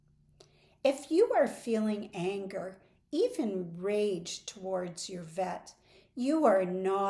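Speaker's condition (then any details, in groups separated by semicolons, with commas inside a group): No condition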